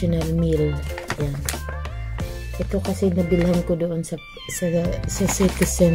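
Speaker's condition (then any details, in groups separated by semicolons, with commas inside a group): No condition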